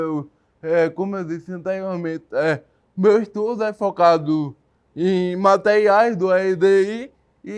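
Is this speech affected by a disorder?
Yes: cerebral palsy.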